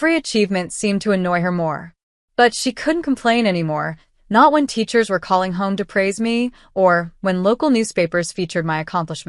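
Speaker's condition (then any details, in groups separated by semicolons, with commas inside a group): No condition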